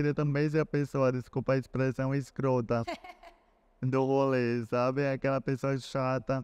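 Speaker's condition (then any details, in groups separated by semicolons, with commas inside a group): Cerebral palsy; relearned talking after onset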